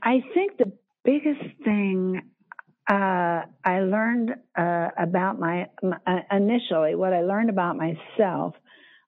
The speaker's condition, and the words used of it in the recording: Aphasia. So what that means is everything in my head is supposedly perfectly fine, but that which comes out my mouth can be kind of tricky.